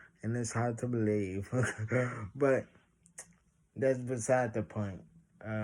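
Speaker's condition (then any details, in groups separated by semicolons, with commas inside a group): Traumatic brain injury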